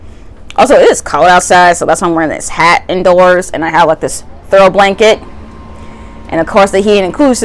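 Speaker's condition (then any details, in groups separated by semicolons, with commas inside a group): No condition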